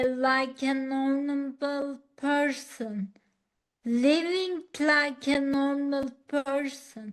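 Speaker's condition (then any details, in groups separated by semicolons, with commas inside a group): Acquired ataxia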